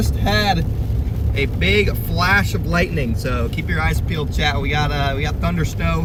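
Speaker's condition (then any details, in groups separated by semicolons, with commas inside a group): No condition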